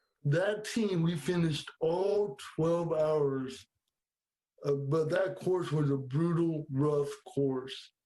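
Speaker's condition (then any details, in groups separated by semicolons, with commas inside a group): Cerebral palsy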